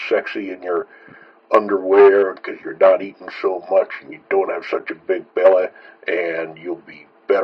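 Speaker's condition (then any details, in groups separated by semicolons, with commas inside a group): No condition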